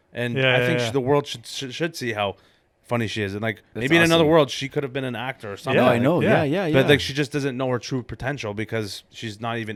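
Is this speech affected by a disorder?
No.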